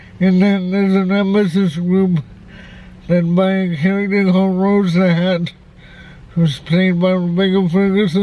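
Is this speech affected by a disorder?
Yes: cerebral palsy, severe; spastic type.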